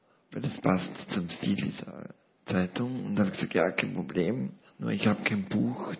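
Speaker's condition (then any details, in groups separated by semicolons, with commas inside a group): Paralysis with ventilator dependence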